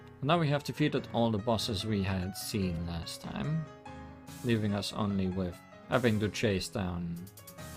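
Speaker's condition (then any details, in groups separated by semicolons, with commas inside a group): No condition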